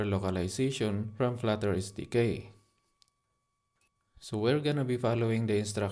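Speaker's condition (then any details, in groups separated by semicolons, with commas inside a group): No condition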